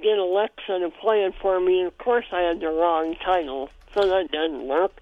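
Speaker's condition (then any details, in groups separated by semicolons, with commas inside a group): Cleft palate; congenital cleft palate, feeding difficulty in infancy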